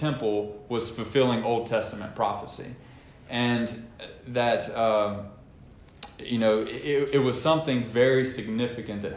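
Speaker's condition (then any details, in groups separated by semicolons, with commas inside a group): No condition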